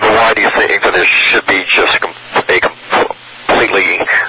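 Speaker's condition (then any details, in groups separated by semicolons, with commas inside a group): Stutter, mild; little stammer, little speech impediment; repeated sounds, blocks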